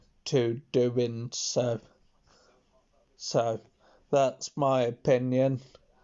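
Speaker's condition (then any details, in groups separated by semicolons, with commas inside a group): Multiple sclerosis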